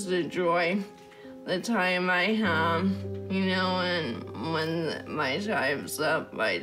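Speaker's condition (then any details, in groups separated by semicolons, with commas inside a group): ALS; can no longer lift arm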